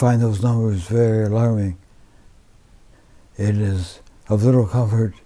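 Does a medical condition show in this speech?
Yes: advanced Parkinson's disease, severe.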